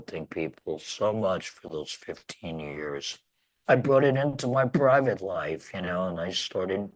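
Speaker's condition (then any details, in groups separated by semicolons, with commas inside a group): Laryngectomy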